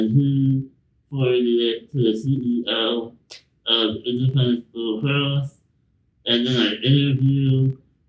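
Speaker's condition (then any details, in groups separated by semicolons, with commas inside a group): Spinal muscular atrophy; since birth, genetic, progressive muscle weakness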